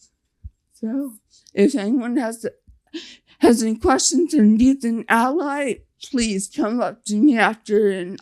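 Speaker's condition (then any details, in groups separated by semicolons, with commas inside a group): Facial paralysis (nf2-swn)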